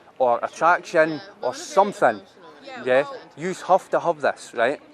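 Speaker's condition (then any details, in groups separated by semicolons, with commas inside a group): No condition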